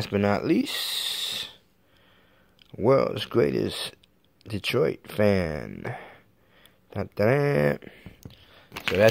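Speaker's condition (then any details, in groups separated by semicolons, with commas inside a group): No condition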